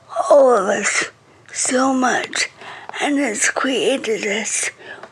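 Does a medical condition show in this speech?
Yes: cerebral palsy; wheelchair user, affects reading, speech and more; reading very slow.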